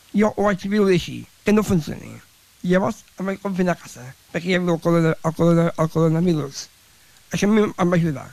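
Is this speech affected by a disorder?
Yes: Down syndrome; very talkative, expresses self in own way and own words, dislikes being corrected.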